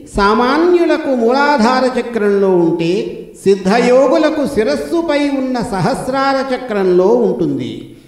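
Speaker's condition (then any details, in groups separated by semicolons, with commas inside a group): No condition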